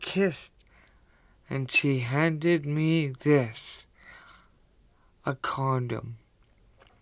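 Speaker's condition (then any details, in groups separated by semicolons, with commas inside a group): Cerebral palsy; cerebral palsy since childhood, visible, coordination difficulties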